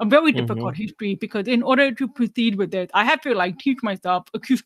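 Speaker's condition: Deafness, severe

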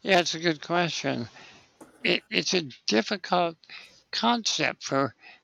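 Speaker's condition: Spinal muscular atrophy; lifelong wheelchair use

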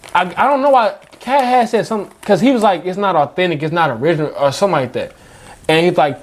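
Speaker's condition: Stuttering; including when asking names at loud parties, sees stutter as obstacle to stand-up; repeated words, prolonged sounds

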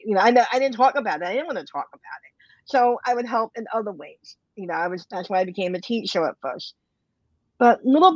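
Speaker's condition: Cleft lip and palate, bilateral

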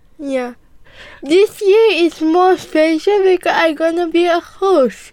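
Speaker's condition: Cerebral palsy; born prematurely, heart problems before birth, delayed physical milestones, early intervention, diagnosed at age four; age 17

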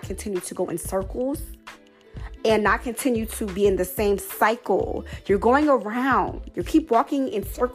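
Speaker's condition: No condition

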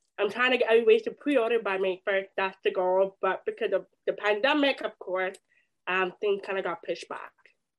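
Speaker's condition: Deafness, hard of hearing; relearned hearing, communicating and speaking; often asks others to repeat, people shout at her

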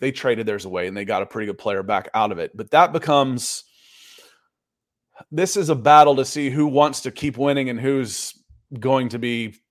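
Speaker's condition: No condition

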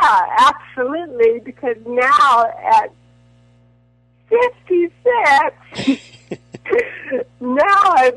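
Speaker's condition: Cerebral palsy; dependent on Botox

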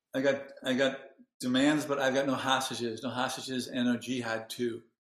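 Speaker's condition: Parkinson's disease; onset age 42, 19 years since, medicine four times daily plus Indian bean, hospital physical therapy; hard on voice, needs about two weeks of singing practice to regain voice

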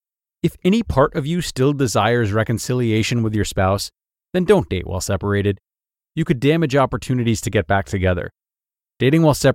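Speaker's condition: No condition

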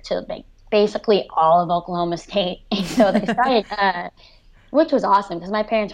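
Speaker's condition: Cleft lip and palate, severe

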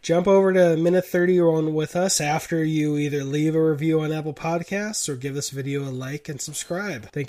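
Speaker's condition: No condition

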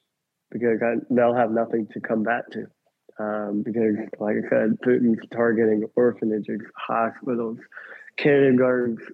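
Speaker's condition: Cleft lip and palate; attributed to Chernobyl radiation

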